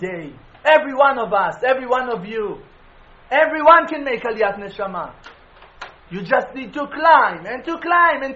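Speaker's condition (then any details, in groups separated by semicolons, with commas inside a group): No condition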